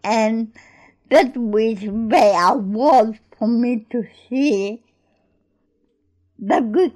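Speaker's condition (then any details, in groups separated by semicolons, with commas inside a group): Cerebral palsy; born in Greece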